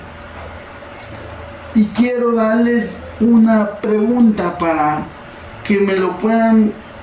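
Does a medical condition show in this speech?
Yes: cerebral palsy.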